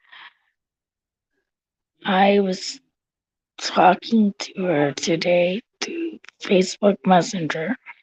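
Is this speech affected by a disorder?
Yes: cerebral palsy; visible disability.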